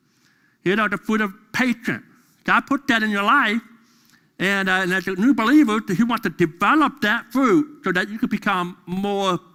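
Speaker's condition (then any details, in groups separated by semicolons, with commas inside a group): Deafness; deaf during school years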